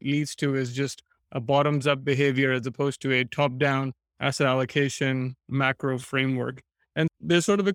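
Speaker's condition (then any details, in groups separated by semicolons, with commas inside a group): No condition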